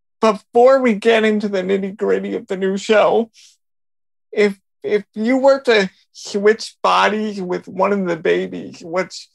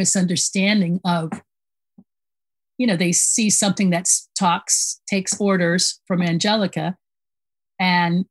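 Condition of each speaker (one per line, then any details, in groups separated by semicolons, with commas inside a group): Cerebral palsy; born three months premature, from birth, non-progressive; voice sometimes sounds childlike
No condition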